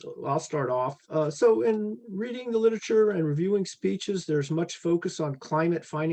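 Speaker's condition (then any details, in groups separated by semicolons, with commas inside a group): No condition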